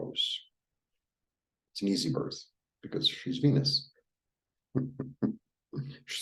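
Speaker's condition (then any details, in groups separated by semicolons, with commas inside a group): No condition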